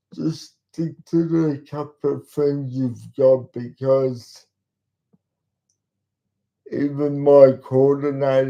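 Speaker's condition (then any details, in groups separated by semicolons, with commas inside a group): Cerebral palsy; talks slowly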